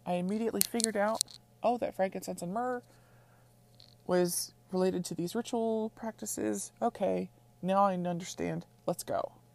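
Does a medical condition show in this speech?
No.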